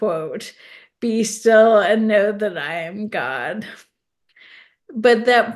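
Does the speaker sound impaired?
Yes: ALS; progressive neurological disease, repeated falls on walks from about two years ago, tongue fasciculations, specialist-confirmed diagnosis.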